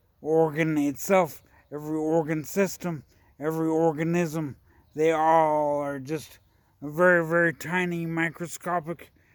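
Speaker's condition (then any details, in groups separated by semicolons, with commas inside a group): Traumatic brain injury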